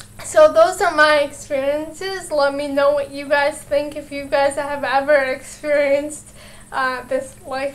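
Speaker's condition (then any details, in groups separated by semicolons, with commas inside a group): Cerebral palsy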